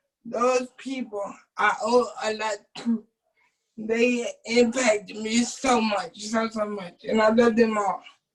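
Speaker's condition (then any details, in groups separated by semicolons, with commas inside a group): Cerebral palsy; present from birth; has caretakers; predicted never to speak, now speaks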